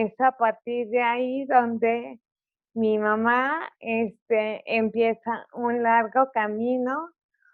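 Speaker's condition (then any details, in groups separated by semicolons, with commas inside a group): Cerebral palsy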